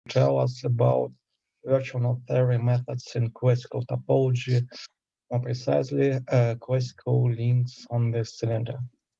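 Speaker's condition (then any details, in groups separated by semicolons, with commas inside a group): No condition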